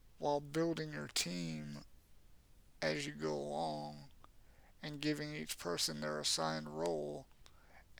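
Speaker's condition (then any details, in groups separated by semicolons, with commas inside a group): Cerebral palsy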